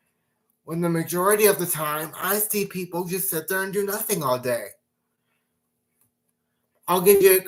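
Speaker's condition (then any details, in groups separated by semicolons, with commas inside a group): Cerebral palsy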